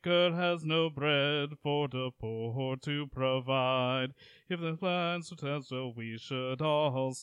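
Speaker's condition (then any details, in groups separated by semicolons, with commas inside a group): No condition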